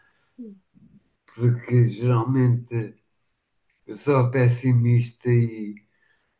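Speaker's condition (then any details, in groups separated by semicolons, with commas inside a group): Machado-Joseph disease (sca3)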